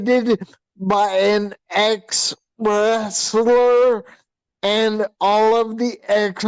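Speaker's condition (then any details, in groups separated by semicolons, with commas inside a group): Hydrocephalus with shunt failure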